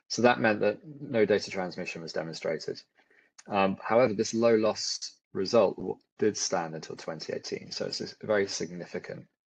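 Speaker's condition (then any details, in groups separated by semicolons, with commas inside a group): No condition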